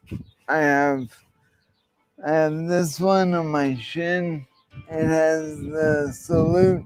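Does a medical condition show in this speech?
Yes: traumatic brain injury.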